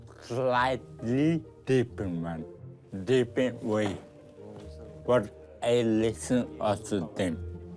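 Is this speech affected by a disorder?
Yes: traumatic brain injury.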